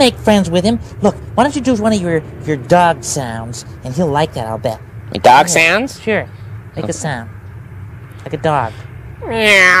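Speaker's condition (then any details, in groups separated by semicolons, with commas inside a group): No condition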